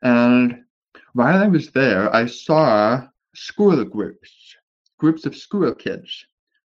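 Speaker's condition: Deafness with speech impediment, born deaf; speech shaped by years of speech therapy

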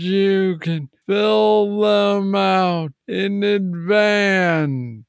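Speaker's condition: Parkinson's disease, young onset; diagnosed age 35

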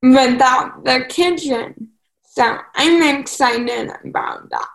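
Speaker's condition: Cerebral palsy; unable to drive

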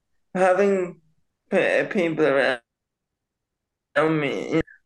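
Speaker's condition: Cerebral palsy; very slightly delayed speech

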